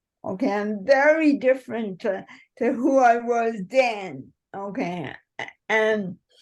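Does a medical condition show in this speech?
Yes: cerebral palsy.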